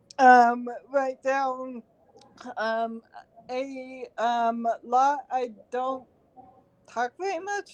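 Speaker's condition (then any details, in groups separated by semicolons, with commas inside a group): Cerebral palsy; since birth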